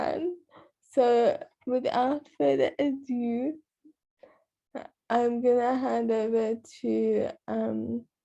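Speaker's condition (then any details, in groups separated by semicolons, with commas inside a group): Cerebral palsy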